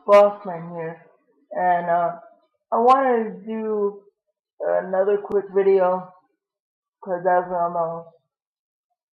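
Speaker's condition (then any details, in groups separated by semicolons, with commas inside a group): Cerebral palsy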